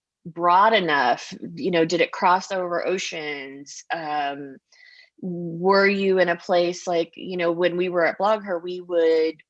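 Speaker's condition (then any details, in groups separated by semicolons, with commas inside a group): No condition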